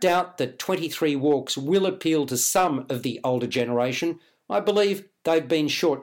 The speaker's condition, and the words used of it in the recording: No condition.